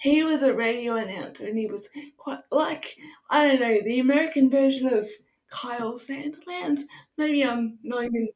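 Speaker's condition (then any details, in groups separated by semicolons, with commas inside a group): Cerebral palsy; wheelchair user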